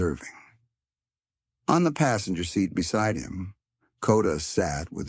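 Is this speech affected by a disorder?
No.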